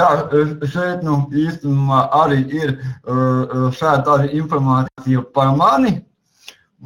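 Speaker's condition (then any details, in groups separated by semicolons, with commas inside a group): Cerebral palsy; since birth; speech not very clear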